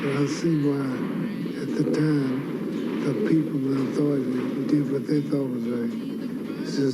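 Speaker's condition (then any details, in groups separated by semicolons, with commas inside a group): Parkinson's syndrome; sometimes slurred speech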